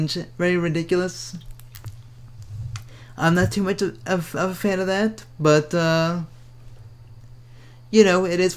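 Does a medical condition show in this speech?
Yes: cerebral palsy; speaks fast.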